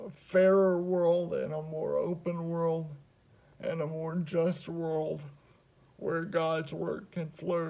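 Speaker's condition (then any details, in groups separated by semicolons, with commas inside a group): Cerebral palsy; spasticity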